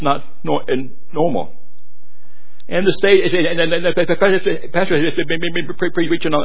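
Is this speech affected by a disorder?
Yes: stuttering; struggled with it for a while, adults at Haddale said he could not preach; preaching a full sermon, prays for clarity of speech, stutter not yet noticed; not noticeable to audience during this sermon; here repeated sounds, repeated words, blocks.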